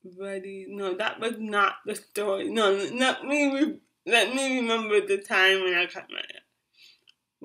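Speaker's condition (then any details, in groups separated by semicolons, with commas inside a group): Cerebral palsy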